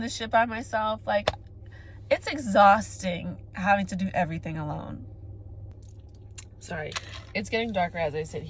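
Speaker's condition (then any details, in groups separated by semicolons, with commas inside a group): No condition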